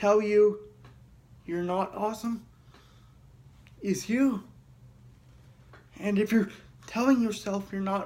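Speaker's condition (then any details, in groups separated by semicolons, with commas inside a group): Cerebral palsy; heavily altered breathing patterns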